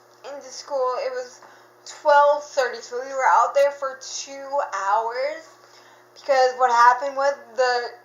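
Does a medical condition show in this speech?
Yes: cerebral palsy, dystonic hemiplegia.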